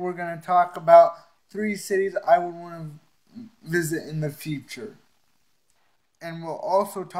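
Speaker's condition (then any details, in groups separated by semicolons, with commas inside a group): Cerebral palsy; uses wheelchair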